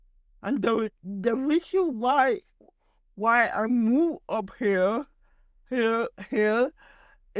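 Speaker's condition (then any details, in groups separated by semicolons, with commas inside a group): Cerebral palsy; muscle spasms, involuntary body movements; stutters heavily when talking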